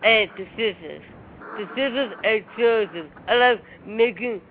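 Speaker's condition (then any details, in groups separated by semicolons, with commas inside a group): Down syndrome; present from birth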